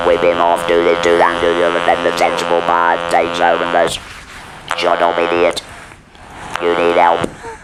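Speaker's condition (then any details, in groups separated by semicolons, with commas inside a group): Laryngeal cancer with laryngectomy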